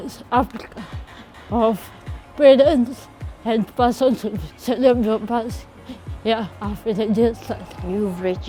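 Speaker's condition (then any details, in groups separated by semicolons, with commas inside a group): Cerebral palsy; since birth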